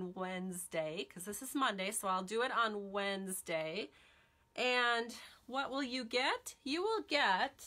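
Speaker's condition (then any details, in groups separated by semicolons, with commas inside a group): No condition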